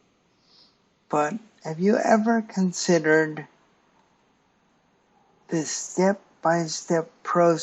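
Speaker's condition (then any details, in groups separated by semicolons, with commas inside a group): Cerebral palsy; stiff muscles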